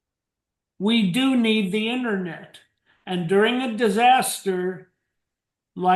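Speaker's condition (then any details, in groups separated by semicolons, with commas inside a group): No condition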